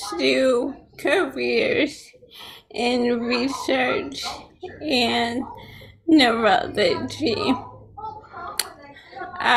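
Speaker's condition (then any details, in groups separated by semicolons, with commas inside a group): ALS, sporadic; many years since delayed diagnosis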